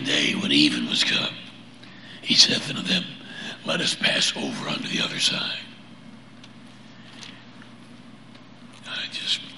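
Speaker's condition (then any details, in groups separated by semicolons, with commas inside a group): Laryngeal cancer; laryngectomy scheduled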